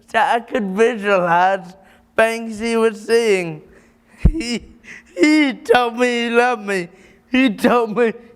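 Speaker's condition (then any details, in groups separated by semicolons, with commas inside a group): Cerebral palsy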